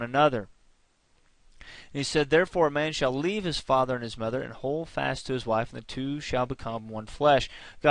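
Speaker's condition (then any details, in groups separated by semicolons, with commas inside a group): No condition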